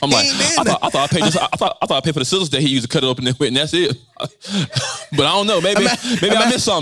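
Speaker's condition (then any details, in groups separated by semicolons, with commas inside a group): Stutter, severe; very bad stutter, self-described; repeated sounds, repeated words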